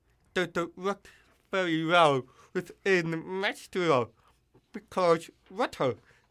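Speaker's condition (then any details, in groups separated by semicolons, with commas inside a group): Deafness; voice distorted when screaming at full volume, needs others' feedback on loudness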